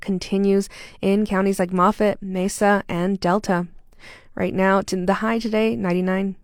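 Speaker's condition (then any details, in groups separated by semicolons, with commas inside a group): No condition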